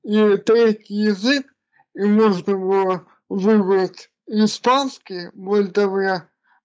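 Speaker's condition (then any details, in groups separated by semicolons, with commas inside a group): Cerebral palsy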